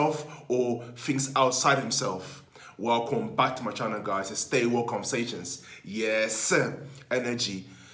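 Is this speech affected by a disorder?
No.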